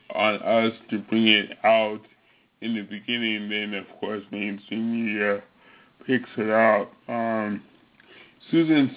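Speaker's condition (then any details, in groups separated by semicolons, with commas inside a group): Cerebral palsy; visible to casting agents, cannot be hidden when acting; speech may sound drunk to radio listeners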